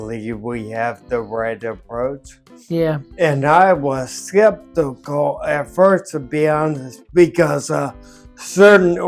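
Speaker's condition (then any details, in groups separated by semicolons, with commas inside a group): Ataxia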